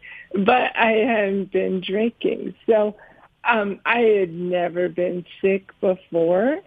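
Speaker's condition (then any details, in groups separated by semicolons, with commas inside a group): ALS; worried about voice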